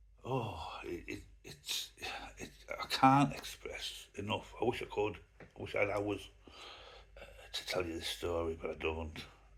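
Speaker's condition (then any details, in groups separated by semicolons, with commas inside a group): Myasthenia gravis; generalized form, left eye shut, right mouth droop at onset; about 3 years since sudden onset, on medication, mouth droop persists; garbled speech at onset, swallowing, chewing affected, breathless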